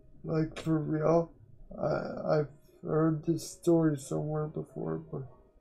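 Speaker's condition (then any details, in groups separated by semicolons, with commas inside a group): Quadriplegic cerebral palsy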